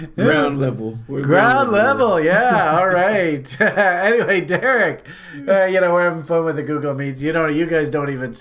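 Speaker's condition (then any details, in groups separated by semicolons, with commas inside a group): No condition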